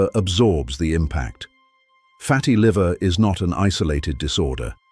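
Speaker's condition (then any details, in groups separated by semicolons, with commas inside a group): No condition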